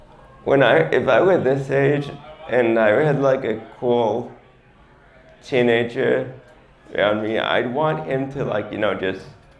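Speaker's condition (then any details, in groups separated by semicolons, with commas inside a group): Mild ataxic cerebral palsy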